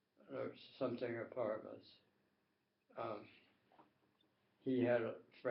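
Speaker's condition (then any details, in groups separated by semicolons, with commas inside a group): Tongue cancer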